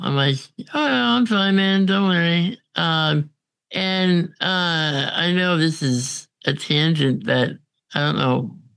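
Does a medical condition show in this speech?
Yes: congenital muscular dystrophy; goes downtown on own.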